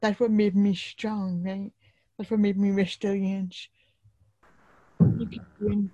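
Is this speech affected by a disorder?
Yes: deaf / hard of hearing, congenital; hard of hearing or deaf since birth; cannot hear anybody during COVID.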